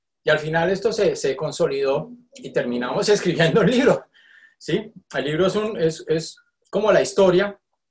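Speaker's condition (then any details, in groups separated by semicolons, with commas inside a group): No condition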